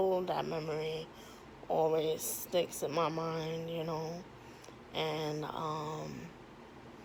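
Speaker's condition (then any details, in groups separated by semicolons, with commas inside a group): Cerebral palsy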